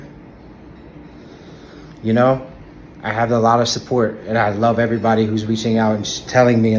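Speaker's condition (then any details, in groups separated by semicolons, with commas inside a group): No condition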